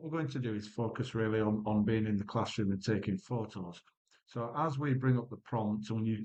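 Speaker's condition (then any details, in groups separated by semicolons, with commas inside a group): No condition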